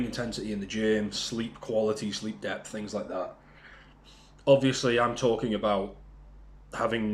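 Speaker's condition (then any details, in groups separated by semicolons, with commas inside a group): No condition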